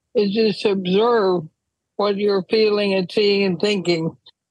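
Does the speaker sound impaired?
Yes: ALS; symptoms about nine years before diagnosis, wheelchair use when traveling; diagnosed last fall, changing and expanding needs for multi-specialist medical care.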